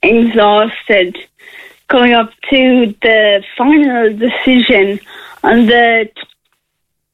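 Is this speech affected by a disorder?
Yes: Friedreich's ataxia; progressive neuromuscular disease, nerve damage, muscle weakness, mobility loss; awaiting HSE reimbursement decision on Skyclarys, a drug slowing progression.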